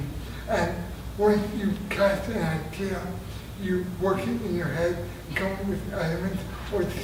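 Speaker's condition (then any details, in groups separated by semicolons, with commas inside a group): Traumatic brain injury; near-fatal injury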